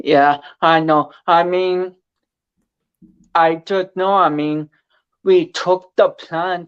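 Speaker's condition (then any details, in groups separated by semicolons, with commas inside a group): Cerebral palsy; speech affected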